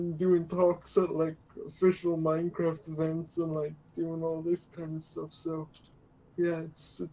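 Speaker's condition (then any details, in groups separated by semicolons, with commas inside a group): Quadriplegic cerebral palsy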